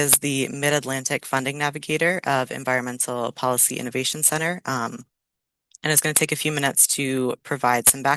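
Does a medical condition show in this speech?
No.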